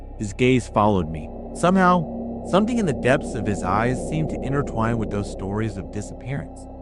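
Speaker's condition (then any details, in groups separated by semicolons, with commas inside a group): No condition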